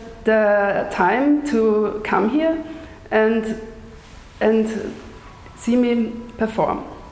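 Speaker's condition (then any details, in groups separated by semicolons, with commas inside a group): Stuttering; lifelong stutter, neurological cause, speech therapy in youth, jaw, belly and leg cramps from suppressing stutter; audibly stuttering during lecture performance; repetitions, blocks, stutters on own name, slower than fluent speakers, amount varies daily, smooth repetitions when unafraid; repeated sounds, blocks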